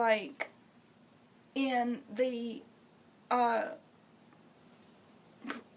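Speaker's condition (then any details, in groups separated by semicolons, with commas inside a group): Cerebral palsy; congenital, uses wheelchair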